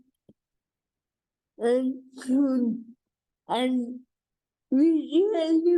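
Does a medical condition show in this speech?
Yes: cerebral palsy.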